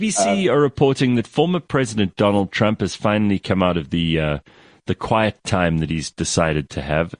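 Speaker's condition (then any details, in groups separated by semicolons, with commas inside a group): No condition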